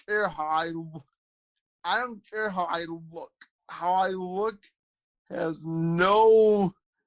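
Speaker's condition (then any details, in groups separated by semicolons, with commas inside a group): Cerebral palsy, spastic quadriplegia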